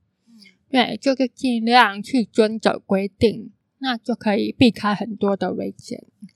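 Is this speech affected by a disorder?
Yes: congenital hearing impairment; congenital cochlear underdevelopment, skull opened for cochlear implant (电子耳).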